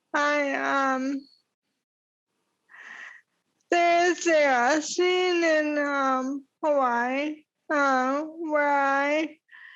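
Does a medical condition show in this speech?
Yes: ALS; about 8 years since diagnosis.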